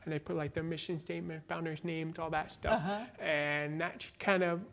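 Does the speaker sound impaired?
Yes: born deaf, cochlear implant, congenital.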